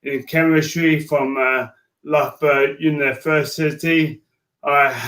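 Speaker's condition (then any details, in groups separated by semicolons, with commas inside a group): Motor neurone disease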